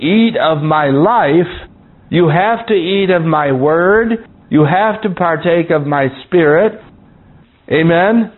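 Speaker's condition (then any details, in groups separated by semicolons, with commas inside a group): No condition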